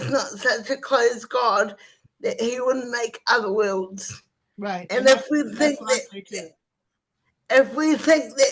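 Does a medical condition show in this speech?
Yes: cerebral palsy.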